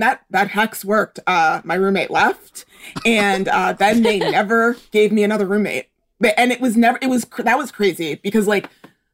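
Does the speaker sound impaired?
No.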